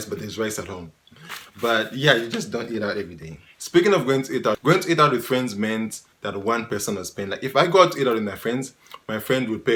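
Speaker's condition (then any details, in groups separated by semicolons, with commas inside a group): No condition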